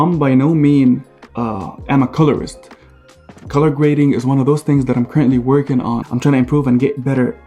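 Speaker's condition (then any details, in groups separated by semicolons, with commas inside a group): No condition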